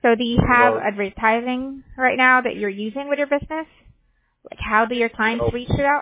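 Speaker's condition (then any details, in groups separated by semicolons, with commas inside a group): No condition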